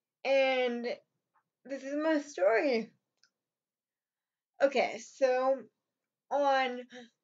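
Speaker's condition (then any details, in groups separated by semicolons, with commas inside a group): Cerebral palsy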